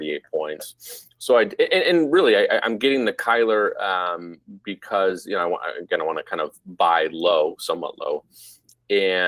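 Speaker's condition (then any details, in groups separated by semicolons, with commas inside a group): No condition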